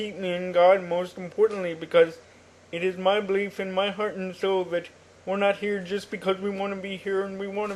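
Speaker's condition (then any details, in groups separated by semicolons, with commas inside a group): Cerebral palsy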